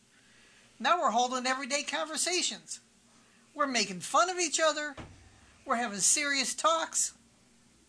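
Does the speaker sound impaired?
No.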